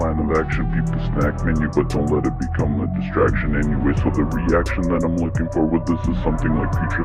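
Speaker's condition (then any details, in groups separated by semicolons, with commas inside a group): No condition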